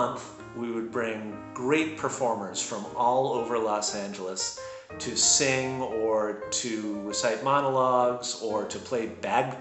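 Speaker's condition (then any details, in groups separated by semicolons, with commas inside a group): No condition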